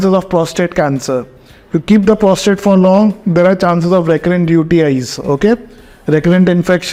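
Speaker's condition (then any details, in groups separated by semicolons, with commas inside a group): No condition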